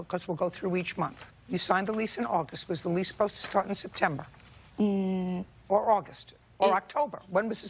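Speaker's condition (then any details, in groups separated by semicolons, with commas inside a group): No condition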